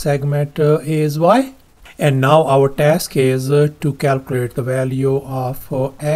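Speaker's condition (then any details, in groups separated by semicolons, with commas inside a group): No condition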